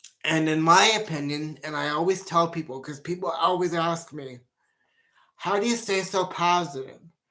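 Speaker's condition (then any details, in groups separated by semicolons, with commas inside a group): Cerebral palsy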